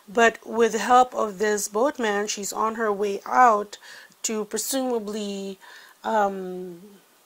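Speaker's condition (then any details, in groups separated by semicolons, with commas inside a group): No condition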